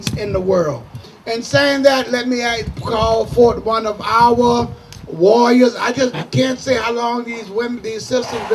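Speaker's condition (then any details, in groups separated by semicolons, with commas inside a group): No condition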